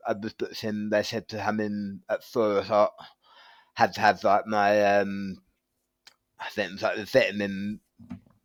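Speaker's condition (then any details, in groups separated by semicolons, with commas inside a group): Tongue cancer surgery; recovering from major surgery and chemoradiation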